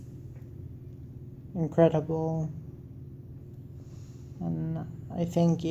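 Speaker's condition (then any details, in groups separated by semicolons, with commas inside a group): Cerebral palsy; wheelchair user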